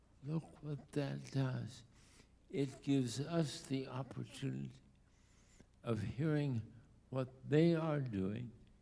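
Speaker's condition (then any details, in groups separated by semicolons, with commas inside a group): ALS; diagnosed about two years ago, late onset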